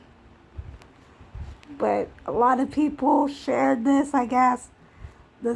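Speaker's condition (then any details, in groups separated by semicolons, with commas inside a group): Cerebral palsy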